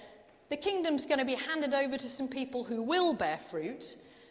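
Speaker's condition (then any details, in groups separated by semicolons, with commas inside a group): No condition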